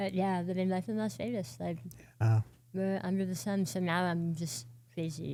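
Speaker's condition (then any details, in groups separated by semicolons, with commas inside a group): Oral cancer, partial glossectomy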